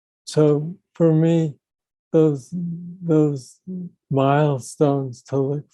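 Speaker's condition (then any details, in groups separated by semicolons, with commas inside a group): Young onset Parkinson's disease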